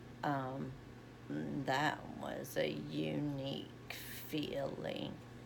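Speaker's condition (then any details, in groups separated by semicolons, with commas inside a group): Essential tremor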